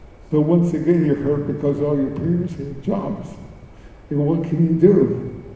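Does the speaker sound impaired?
Yes: cerebral palsy; birth injury affecting motor skills, speech, walking and swallowing, diagnosed later in life, doctor advised never driving; shuffles feet when walking on stage; choking episodes, choked on meat over 20 times, saved by Heimlich.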